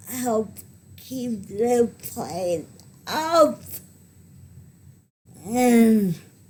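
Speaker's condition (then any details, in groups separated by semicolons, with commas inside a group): Cerebral palsy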